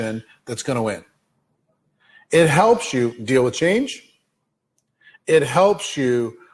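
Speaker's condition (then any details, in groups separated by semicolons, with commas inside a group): No condition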